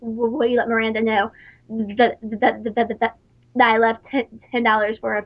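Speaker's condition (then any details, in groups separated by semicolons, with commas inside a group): Stuttering; stuttering since very young, speech therapy from young age, father stuttered when younger, believed genetic; hides stuttering at work as waitress; fluent in routine work talk, different voice in work mode, stutters in casual conversation, facial contortions; repeated sounds, prolonged sounds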